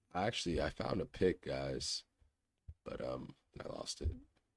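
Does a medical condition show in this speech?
No.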